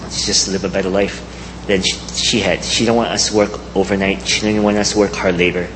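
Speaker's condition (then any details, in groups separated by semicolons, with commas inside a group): Cleft palate; congenital cleft palate, present from birth, care covered by garment union insurance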